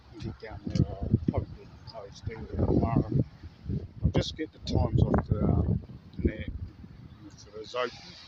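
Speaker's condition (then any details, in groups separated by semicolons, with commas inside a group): No condition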